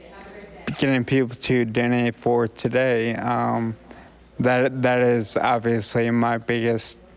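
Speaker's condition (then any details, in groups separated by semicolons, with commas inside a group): Friedreich's ataxia; symptoms from high school, diagnosed years later, worsening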